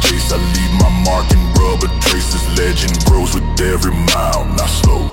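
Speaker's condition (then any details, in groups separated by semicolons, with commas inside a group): No condition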